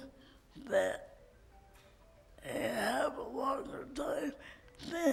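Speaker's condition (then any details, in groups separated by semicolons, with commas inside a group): Cerebral palsy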